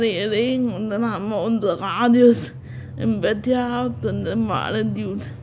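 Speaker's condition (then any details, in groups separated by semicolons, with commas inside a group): Spastic tetraparesis; birth injury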